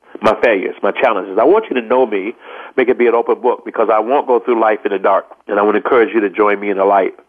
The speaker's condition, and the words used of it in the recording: No condition.